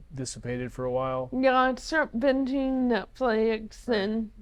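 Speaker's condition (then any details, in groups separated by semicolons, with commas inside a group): ALS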